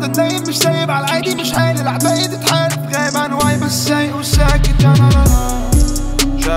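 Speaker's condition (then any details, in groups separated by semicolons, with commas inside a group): No condition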